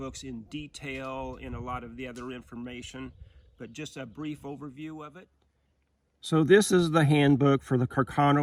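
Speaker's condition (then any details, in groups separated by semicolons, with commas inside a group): No condition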